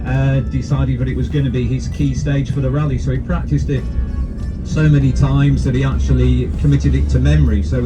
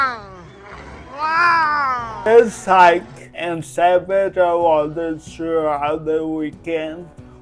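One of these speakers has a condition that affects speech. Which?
The second: cerebral palsy; lack of oxygen at birth, fine motor impairment, cannot handwrite.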